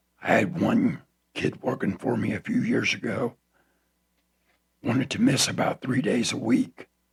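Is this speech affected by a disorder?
Yes: throat cancer; tracheostomy tube.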